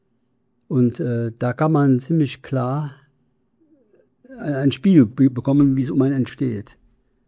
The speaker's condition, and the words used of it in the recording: Parkinson's disease. Ich habe eine gute und freche Logopädin. Das gelingt auch ganz gut.